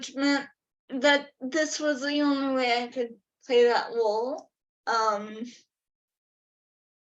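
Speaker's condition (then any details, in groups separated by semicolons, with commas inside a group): Cerebral palsy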